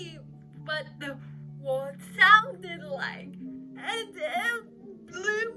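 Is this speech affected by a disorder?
Yes: cerebral palsy; uses crutches.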